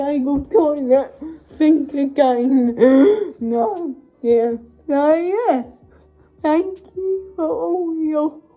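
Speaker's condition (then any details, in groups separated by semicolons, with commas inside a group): Cerebral palsy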